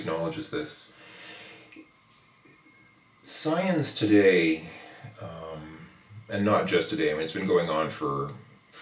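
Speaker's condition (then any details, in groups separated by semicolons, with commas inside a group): No condition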